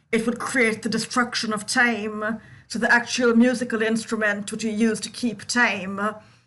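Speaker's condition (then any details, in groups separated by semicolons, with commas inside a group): No condition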